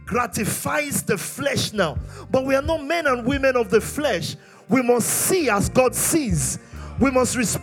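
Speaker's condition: No condition

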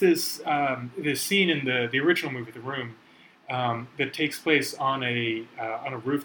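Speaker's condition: No condition

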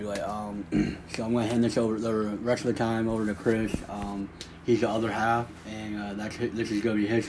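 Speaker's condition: Cleft lip and palate; one more surgery left

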